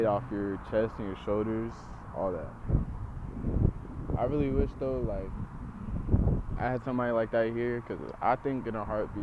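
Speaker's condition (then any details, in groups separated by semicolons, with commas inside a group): No condition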